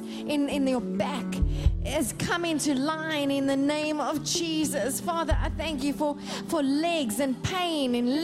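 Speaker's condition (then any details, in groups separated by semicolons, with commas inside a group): No condition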